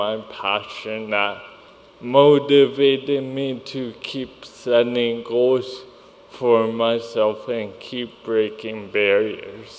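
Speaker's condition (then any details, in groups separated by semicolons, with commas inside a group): Cerebral palsy; high functioning, walks and talks; weaker muscles, distance runner; speech impediment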